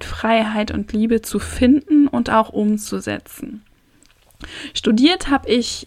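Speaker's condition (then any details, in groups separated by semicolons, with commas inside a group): No condition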